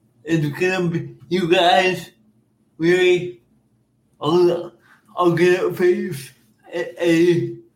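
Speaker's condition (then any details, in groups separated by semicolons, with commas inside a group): Cerebral palsy; speech therapy from age seven with jeff in orlando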